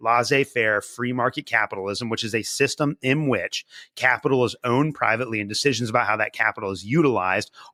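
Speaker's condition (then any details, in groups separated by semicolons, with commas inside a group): No condition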